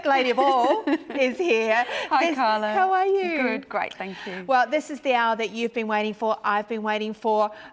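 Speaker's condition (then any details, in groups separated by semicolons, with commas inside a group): No condition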